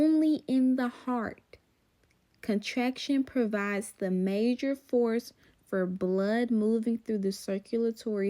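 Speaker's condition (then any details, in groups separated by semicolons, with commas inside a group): No condition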